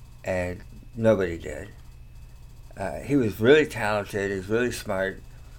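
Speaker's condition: Tongue cancer surgery; many years after treatment

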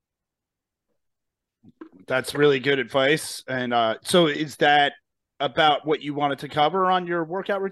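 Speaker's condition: No condition

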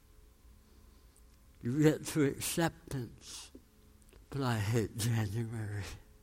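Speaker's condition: Tongue cancer, jaw reconstruction, osteonecrosis of jaw after radiation; radiation-treated tongue cancer

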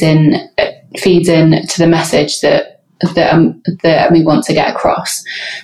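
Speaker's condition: Stammer; stammering left unedited in podcast, British Stammering Association no diversity without disfluency campaign; repeated words, blocks

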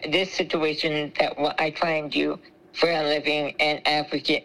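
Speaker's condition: Spinal muscular atrophy; congenital, ventilator

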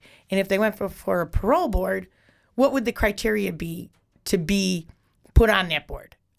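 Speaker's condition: No condition

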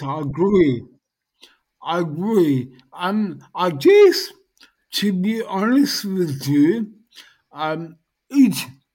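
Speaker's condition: Dysarthria post-stroke; speech highly affected, lost most mobility, vision and hearing also affected; years post-stroke, slowly improving, speaking, eating, walking, one-handed wheelchair, speech therapy with Bethany Wilson; initially unable to communicate by text or voice, often not understood, now more understandable

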